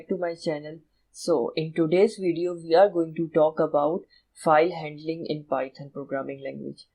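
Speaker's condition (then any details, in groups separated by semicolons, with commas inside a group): No condition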